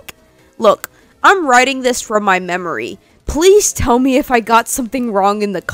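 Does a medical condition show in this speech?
No.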